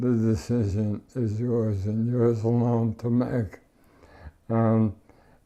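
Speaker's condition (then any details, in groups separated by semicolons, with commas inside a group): ALS; tracheotomy, ventilator, wheelchair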